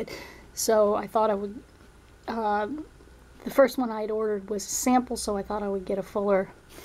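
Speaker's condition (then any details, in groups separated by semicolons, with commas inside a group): No condition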